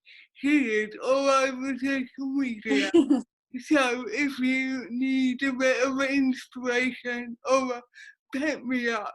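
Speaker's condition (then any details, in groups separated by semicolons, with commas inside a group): Cerebral palsy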